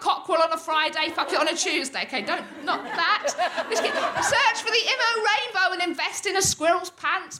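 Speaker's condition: Tourette's syndrome; uses wheelchair

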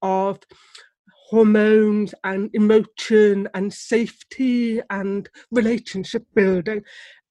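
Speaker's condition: Deafness; relies on lip reading

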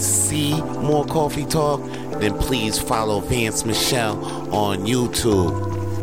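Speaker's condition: No condition

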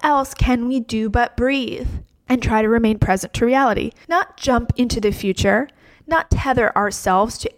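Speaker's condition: No condition

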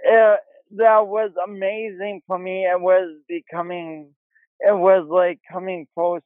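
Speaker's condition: Cerebral palsy; practices yoga, started at Sioux Falls YMCA

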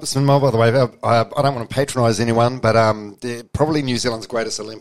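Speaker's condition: No condition

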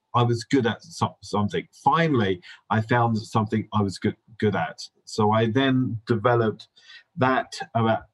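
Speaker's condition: Stammer; possibly linked to hearing difficulties from illness in first 3 or 4 years; repeated sounds

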